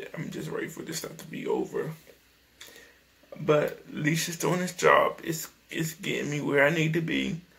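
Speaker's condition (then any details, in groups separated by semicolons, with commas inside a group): Cerebral palsy; speech is not the best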